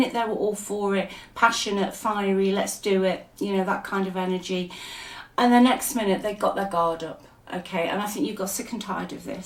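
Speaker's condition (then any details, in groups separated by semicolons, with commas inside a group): No condition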